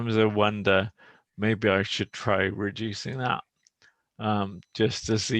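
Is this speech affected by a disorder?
Yes: motor neuron disease; speech a little slow.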